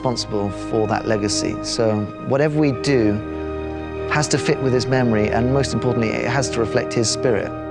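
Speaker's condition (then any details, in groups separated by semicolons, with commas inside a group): No condition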